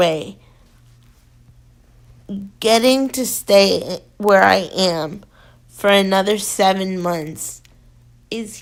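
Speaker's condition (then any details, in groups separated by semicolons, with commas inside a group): Cerebral palsy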